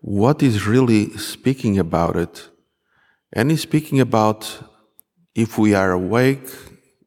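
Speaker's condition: No condition

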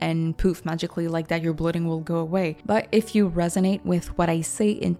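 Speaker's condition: No condition

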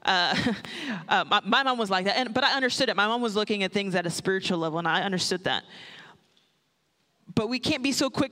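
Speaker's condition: No condition

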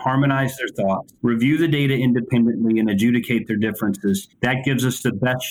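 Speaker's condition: No condition

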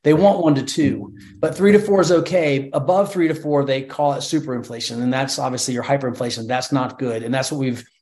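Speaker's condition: No condition

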